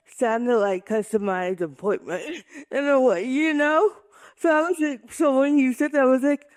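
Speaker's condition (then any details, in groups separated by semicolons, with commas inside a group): Cerebral palsy; with developmental disabilities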